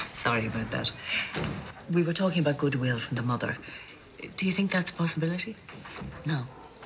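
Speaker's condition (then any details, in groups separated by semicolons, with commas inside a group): No condition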